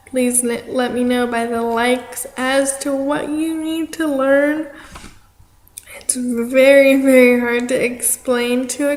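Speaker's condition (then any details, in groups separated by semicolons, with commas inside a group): Cerebral palsy; affects arm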